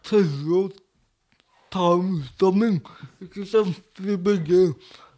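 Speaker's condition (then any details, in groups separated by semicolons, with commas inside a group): Cerebral palsy; speech difficulties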